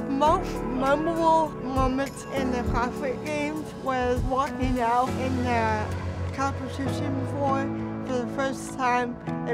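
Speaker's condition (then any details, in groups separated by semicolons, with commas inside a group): Cerebral palsy; speech hard for others to understand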